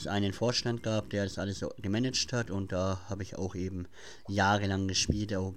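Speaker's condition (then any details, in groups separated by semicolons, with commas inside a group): Cleft palate; listeners messaged that he cannot be understood, mimicked and mocked when reading aloud at school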